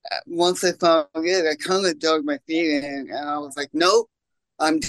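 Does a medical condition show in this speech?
Yes: cerebral palsy; congenital, lack of oxygen at birth, stroke-like state, left side of body, walks unassisted with limp; pulled groin muscle in bowling league, cannot walk, uses walker, band helps on and off stages.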